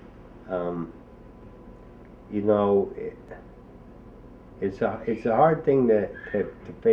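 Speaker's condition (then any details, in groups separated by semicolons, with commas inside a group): ALS; onset in arms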